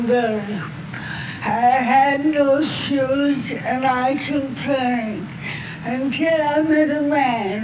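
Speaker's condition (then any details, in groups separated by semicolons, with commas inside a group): Cerebral palsy; halting voice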